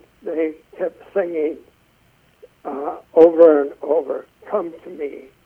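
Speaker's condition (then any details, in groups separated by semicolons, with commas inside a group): Essential tremor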